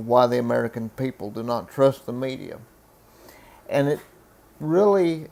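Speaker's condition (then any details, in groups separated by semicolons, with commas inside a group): Cerebral palsy; from birth, wheelchair user; reports speaking clearly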